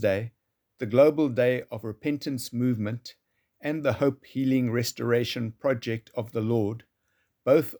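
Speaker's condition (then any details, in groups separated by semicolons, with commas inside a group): No condition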